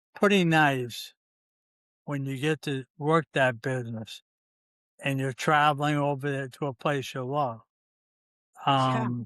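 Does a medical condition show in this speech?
Yes: ALS, C9 mutation; limb onset in fingers.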